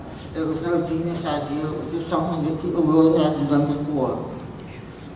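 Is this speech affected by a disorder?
Yes: Moebius syndrome; since birth.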